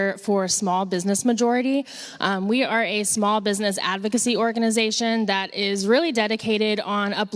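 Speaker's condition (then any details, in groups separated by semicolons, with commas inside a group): No condition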